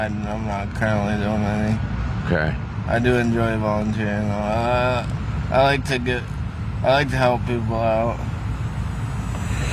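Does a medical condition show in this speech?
Yes: traumatic brain injury; whole brain swollen first year.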